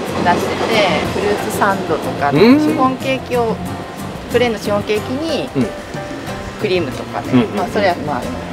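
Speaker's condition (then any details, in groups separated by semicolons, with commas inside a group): No condition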